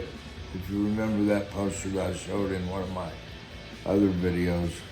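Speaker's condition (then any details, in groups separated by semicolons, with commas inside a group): Guillain-Barré syndrome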